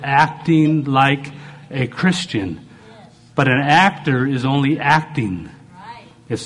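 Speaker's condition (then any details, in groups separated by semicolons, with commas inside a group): No condition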